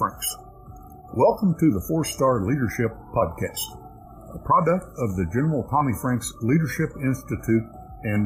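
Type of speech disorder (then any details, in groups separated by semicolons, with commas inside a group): None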